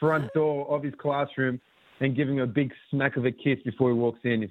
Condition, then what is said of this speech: No condition.